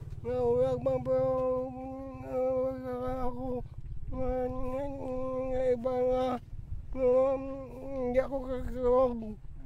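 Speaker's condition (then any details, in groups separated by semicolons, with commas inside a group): Dystonia; hereditary, involuntary whole-body movements, trembling, mouth and head twisting; onset age 34, about four years, worsening, barely walks; speech affected, mouth twists involuntarily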